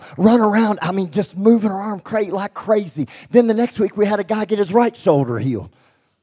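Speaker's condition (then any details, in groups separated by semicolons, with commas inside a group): Cleft lip and palate; congenital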